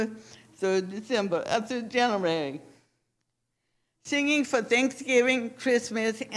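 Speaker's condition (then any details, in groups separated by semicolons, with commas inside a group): Cerebral palsy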